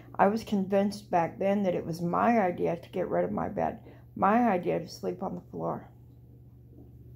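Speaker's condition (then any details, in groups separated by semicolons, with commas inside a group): Cerebral palsy; walks flat-footed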